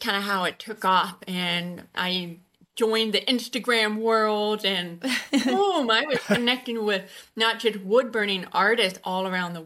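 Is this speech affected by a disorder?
Yes: Usher syndrome, born deaf; Usher syndrome type 2, deaf or hard of hearing from birth, hearing aids from age 2, sign language.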